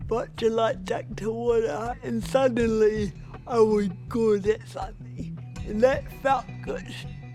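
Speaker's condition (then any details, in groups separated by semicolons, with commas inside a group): Cerebral palsy; right hand slower, less controlled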